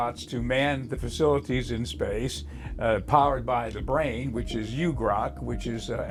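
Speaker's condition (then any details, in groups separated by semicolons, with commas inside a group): No condition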